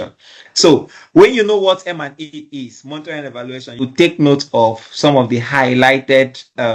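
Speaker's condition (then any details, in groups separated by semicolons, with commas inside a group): No condition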